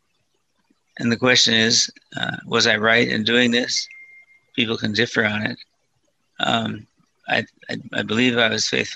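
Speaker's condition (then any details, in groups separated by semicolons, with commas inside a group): Parkinson's disease, mild; Parkinson's disease diagnosed about six years before recording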